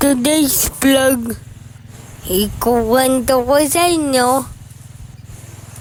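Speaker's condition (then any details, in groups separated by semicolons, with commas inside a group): Cerebral palsy; affects hands, cannot write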